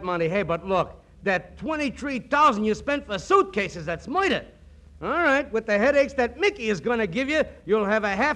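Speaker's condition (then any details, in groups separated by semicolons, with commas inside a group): No condition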